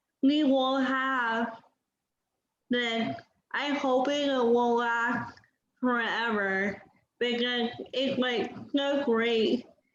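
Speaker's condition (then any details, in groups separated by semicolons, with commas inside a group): Cerebral palsy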